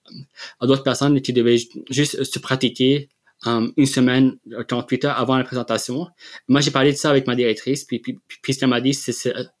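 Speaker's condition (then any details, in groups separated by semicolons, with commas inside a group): Stuttering; blocks, repetitions, stutters more when stressed or anxious, blocks on Zoom, barely able to answer; repeated sounds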